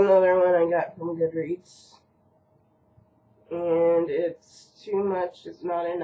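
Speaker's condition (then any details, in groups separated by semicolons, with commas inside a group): Cerebral palsy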